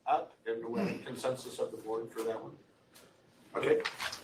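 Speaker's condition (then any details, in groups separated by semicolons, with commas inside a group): No condition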